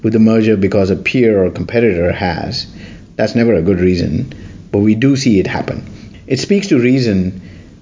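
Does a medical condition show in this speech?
No.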